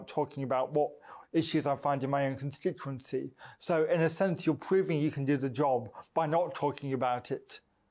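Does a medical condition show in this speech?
Yes: cerebral palsy, mild; affects voice box.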